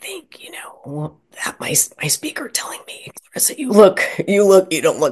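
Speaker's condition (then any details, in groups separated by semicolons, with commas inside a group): Spasmodic dysphonia; voice dried then lost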